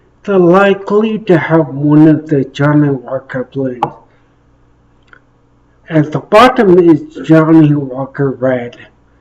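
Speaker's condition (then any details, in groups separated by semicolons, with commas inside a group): Traumatic brain injury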